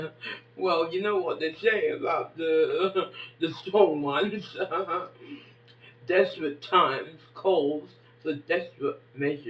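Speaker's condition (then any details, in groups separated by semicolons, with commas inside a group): Facial palsy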